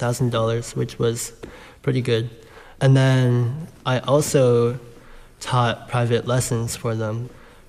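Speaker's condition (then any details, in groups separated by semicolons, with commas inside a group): Bilateral cleft lip and palate; congenital bilateral cleft lip and palate, childhood surgeries by Dr. Mulliken at Boston Children's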